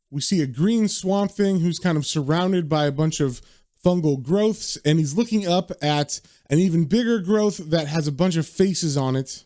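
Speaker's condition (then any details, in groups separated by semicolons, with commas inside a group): No condition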